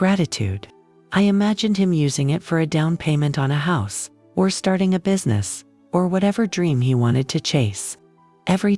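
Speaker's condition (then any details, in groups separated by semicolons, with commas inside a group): No condition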